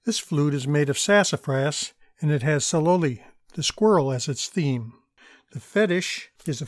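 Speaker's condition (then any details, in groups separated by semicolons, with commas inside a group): No condition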